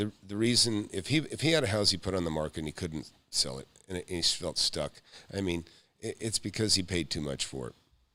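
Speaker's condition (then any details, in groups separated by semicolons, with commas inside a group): No condition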